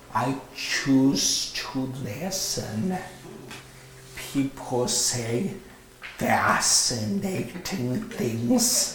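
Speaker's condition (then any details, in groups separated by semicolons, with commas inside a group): Stroke with paralyzed vocal cord; stroke at 35, craniotomy at Barnes Jewish Hospital, alphabet board early, left-hand writing; nearly 5 years post-stroke, 657+ hours outpatient therapy incl advanced speech therapy, runs without aids; speaks lower and slower, singing voice part lost, public speaking difficult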